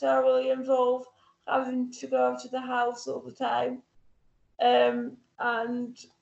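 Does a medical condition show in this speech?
Yes: cerebral palsy; full-time wheelchair user; relies on daily support.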